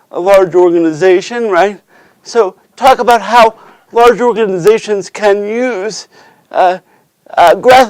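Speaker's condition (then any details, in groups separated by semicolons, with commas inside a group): Cerebral palsy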